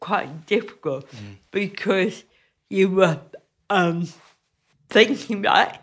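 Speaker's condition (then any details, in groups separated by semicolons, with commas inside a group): Cerebral palsy; careful movement needed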